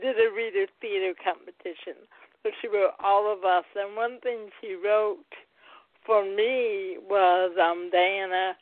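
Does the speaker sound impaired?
Yes: cerebral palsy, mild; heart rate dropped at delivery, not breathing at birth, 45 minutes to breathe, delayed motor milestones; mildly affects speech, physical and occupational therapy from early life.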